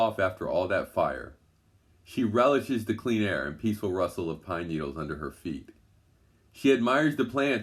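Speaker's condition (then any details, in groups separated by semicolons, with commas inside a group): No condition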